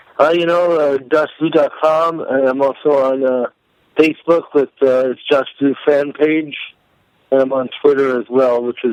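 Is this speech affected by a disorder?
Yes: cerebral palsy; may sound drunk.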